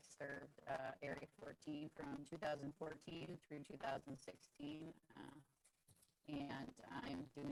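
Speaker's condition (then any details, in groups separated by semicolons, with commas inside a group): No condition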